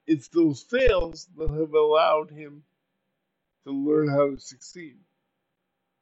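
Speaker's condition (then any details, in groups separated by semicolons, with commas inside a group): Cerebral palsy; uses power wheelchair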